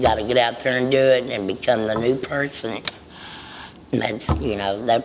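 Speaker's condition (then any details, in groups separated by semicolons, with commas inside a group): Laryngectomy for throat cancer; over four years since laryngectomy; no speech six months post-surgery, now speaks without natural voice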